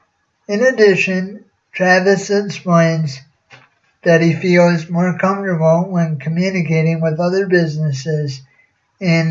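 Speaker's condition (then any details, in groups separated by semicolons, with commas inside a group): Cerebral palsy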